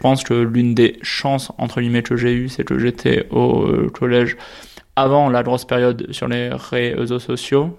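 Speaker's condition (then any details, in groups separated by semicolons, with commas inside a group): Stuttering; stuttering since childhood, main factor of exclusion and school bullying; age 31, still stutters; repeated sounds, prolonged sounds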